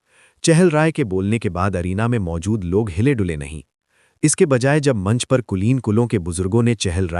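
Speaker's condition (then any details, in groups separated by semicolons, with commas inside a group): No condition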